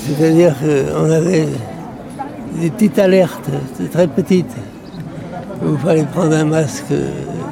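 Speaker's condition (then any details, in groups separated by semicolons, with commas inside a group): Parkinson's disease; no teeth left due to bone weakening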